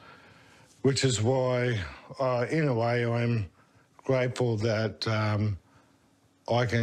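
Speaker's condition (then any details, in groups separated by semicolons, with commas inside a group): Motor neurone disease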